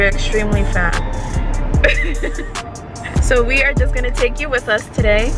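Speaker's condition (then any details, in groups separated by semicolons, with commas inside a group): No condition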